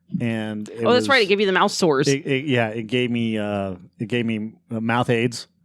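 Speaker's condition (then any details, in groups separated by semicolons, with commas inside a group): No condition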